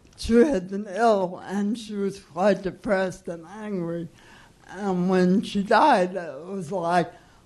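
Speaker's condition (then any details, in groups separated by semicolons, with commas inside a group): Cerebral palsy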